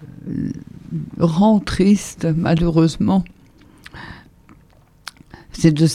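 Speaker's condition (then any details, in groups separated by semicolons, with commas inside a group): ALS (Charcot's disease); advanced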